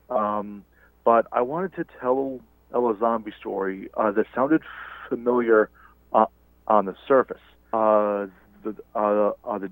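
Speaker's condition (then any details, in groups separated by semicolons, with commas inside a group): Stutter; stutter since birth, childhood trouble talking, bullied and teased in school for it; still stutters, loves to talk; repeated sounds, prolonged sounds, blocks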